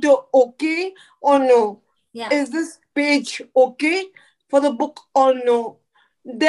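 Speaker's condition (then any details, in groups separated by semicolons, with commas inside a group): Cerebral palsy; could not talk in early life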